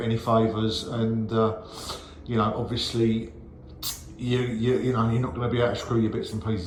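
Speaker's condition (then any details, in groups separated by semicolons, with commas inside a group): No condition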